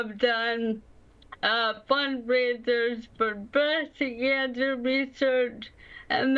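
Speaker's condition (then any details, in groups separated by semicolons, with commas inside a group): ALS; limb onset, right foot first; diagnosed 1.5 years ago, portable wheelchair, right hand, both shoulders weak; slower speech, voice banking done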